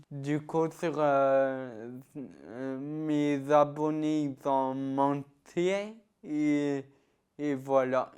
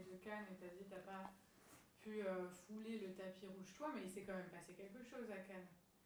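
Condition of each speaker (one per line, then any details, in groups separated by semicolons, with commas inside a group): Ataxia-telangiectasia; ataxia-telangiectasia, genetic, affects muscles; age 20, onset infancy, no walking or writing, wheelchair; trouble eating and drinking alone, drooled as infant
No condition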